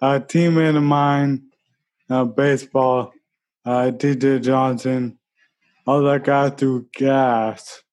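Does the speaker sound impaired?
Yes: ALS; unable to run, uses wheelchair-specific running chair pushed by friend Bobby; pushed in running events by Bobby, training 3-4 times weekly toward marathon in running chair.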